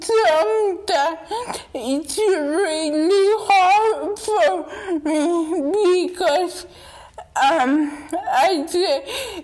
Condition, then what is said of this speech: Dystonia. Sometimes it's just as simple as taking a breath, right? Yeah. To be able to calm before you are able to speak.